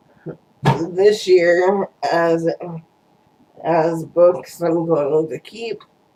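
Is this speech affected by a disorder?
Yes: cerebral palsy.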